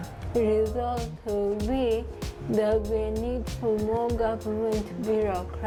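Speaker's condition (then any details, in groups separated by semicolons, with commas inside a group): Cerebral palsy; from birth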